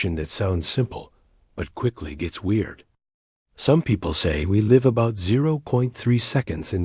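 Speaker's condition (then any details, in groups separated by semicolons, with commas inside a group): No condition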